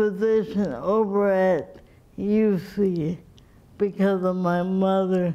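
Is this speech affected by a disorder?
Yes: cerebral palsy; present from birth, premature; breathing problems from sleep apnea.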